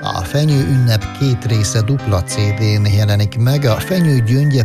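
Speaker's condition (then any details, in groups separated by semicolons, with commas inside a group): No condition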